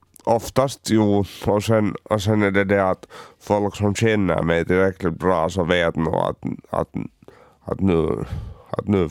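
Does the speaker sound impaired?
Yes: cerebral palsy; uses wheelchair.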